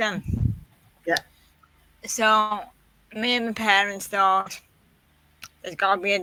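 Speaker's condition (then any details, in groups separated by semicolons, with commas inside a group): Quadriplegic cerebral palsy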